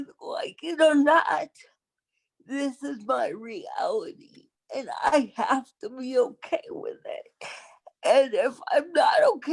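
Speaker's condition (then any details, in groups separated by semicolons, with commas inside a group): Cerebral palsy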